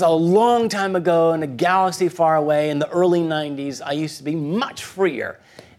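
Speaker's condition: No condition

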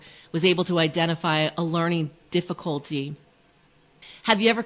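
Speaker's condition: No condition

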